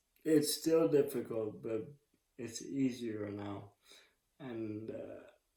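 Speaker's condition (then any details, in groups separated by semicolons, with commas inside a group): ALS; speech improved, slow and slurred when tired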